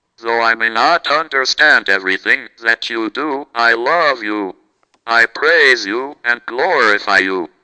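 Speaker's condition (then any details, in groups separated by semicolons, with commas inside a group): Cerebral palsy, speech-generating device; never knew what it was like to talk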